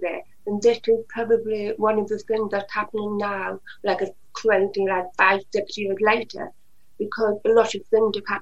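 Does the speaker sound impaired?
Yes: Usher syndrome (deafblindness), profoundly deaf since birth; genetic, progressive, profoundly deaf from birth, tunnel vision noticed at age 9, cochlear implants after 30 years.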